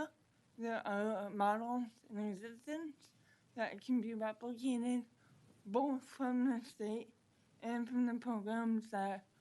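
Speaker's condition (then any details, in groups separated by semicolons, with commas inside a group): Cerebral palsy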